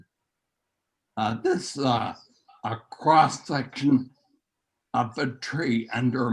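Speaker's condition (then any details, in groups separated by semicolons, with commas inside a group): Neurological disease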